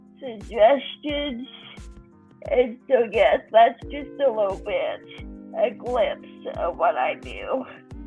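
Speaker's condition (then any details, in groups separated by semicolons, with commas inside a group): Cerebral palsy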